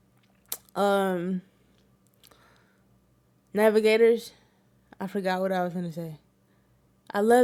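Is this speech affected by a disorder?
Yes: cerebral palsy; wheelchair user.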